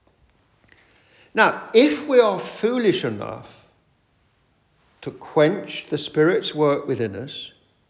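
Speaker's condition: No condition

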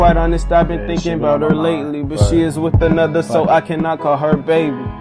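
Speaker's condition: No condition

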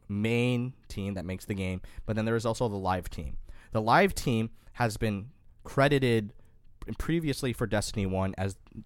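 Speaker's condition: No condition

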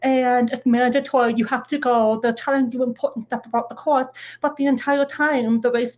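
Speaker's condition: Deafness; medical diagnosis, no sign language, relies on lip reading and captions; cannot hear voice calls or megaphones, needs to see faces, uses captioned video calls; able to talk, speech therapy for most of life

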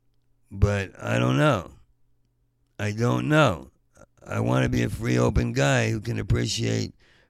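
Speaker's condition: Parkinson's; exhausted, short on sleep, taken for drunk so could not get a cab

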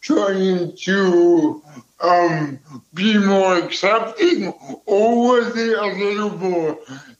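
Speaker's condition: Cerebral palsy

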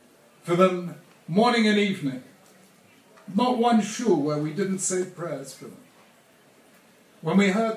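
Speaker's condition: No condition

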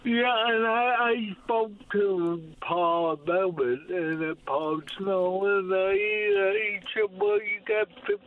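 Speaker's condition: Cerebral palsy; able to walk and run until a couple of years ago, mobility declined since; uses a scooter, cannot reach many restaurants or their bathrooms

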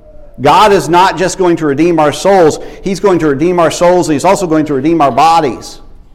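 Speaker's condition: No condition

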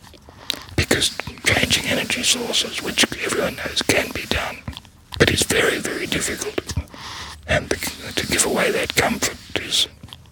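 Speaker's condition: Laryngectomy, voice prosthesis; very quiet, odd manner of speaking, fluent in paragraphs since start of speech therapy

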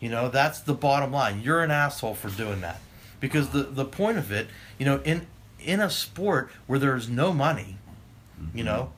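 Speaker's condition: No condition

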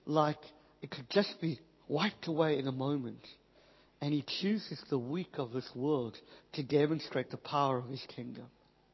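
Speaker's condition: Cleft palate, Pierre Robin syndrome; affects all ENT

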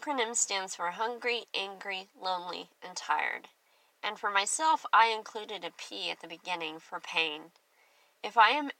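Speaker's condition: Cleft lip and palate; clear speech

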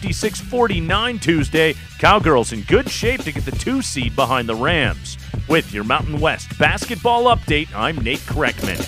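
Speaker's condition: No condition

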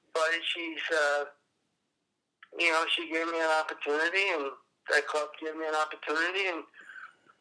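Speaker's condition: Cerebral palsy; appearance likened to Parkinson's

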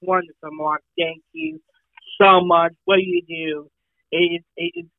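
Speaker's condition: Down syndrome; congenital down syndrome, recent covid pneumonia needing oxygen, cardiac arrest and critical care

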